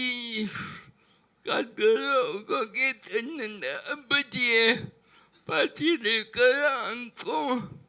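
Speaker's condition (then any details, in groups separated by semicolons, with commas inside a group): Brain lesion disability grade 1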